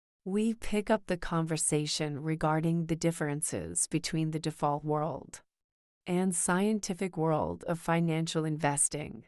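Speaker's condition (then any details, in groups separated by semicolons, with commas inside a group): No condition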